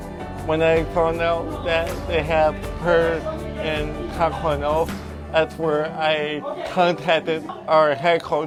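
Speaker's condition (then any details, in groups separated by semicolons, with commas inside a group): Cerebral palsy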